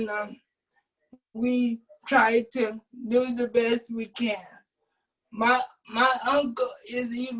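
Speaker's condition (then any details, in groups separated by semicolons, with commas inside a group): Cerebral palsy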